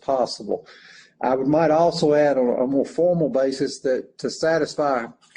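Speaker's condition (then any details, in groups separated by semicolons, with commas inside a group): No condition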